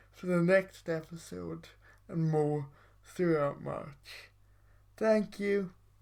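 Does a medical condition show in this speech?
Yes: cerebral palsy; childhood surgery.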